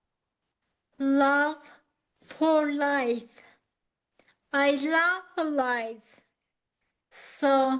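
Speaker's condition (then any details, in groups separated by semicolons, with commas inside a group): Acquired ataxia; lithium toxicity, cerebellar damage; about 3 years since onset, walks, falls when tired, head tremor; lost speech at onset, speech therapy, still slow but understandable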